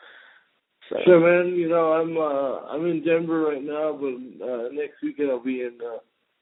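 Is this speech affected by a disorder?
Yes: cerebral palsy; present since birth.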